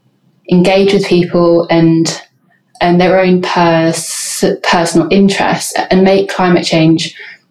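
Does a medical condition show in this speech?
Yes: stammer; stammering left unedited in podcast, British Stammering Association no diversity without disfluency campaign; here repeated sounds.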